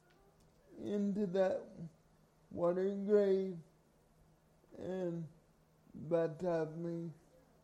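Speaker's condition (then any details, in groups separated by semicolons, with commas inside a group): Cerebral palsy; carried everywhere by parents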